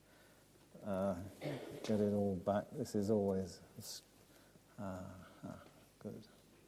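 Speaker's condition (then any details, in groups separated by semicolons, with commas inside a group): No condition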